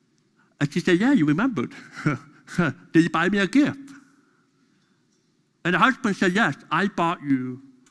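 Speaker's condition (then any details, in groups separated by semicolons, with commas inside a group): Deafness; deaf during school years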